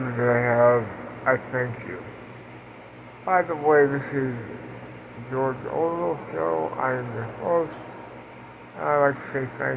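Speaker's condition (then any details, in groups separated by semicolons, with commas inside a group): Parkinson's; speech impediment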